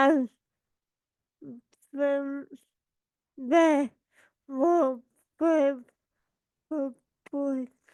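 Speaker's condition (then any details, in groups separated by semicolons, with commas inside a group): Cerebral palsy; from birth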